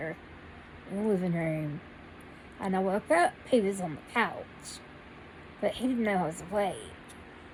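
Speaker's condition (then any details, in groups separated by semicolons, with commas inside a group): Cerebral palsy; needs crutches to walk, no teeth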